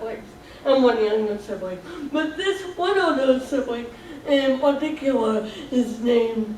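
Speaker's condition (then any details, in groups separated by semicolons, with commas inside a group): Cerebral palsy; speech slightly off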